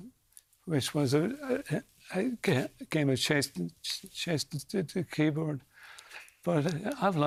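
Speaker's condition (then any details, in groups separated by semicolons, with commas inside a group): Early onset Parkinson's disease; early onset form, deep brain stimulation surgery; progressive, diagnosed about 2009, walking again; mute about three years, speaking again after DBS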